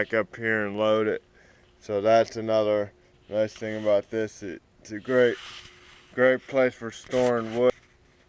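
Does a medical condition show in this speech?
Yes: cerebral palsy.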